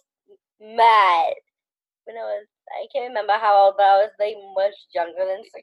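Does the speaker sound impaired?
Yes: Down syndrome.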